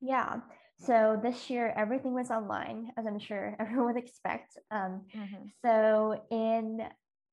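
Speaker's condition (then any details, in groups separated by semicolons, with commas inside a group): Cleft lip and palate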